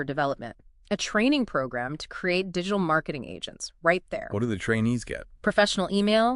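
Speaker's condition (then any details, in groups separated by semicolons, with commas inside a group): No condition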